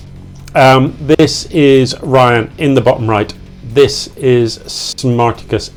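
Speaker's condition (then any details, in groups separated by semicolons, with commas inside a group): No condition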